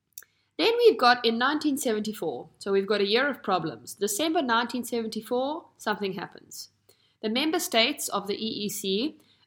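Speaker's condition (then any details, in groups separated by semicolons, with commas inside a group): No condition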